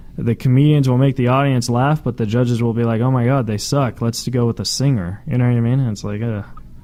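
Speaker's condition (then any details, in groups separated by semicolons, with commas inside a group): No condition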